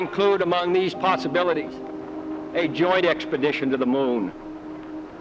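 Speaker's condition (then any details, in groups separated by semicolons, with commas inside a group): No condition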